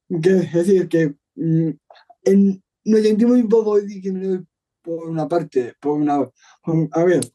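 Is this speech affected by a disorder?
Yes: Down syndrome; Down syndrome from birth, genetic; attending speech therapy (logopedia) with Sara, prevocational training at association.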